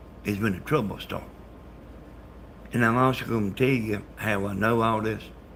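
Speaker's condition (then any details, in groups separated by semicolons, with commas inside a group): Brain bleed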